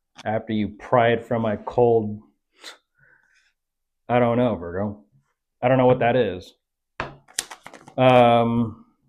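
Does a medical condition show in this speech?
No.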